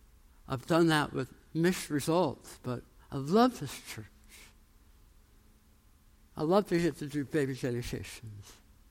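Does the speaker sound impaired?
Yes: tongue cancer, jaw reconstruction; radiation-treated tongue cancer, jaw osteoradionecrosis, jaw transplant in Miami, mandible bone graft, titanium implants; about 13 years since tongue cancer, healing after implant surgery, permanent teeth not yet affixed.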